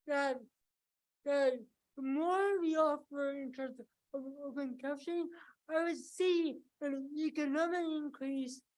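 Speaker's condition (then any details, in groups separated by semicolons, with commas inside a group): Cerebral palsy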